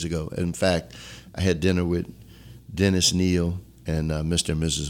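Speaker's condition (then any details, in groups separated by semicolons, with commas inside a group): No condition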